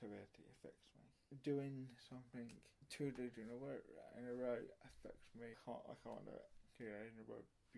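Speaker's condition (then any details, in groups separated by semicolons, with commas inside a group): Cerebral palsy, mild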